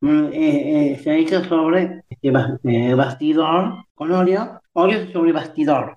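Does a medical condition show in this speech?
Yes: Down syndrome; age 64.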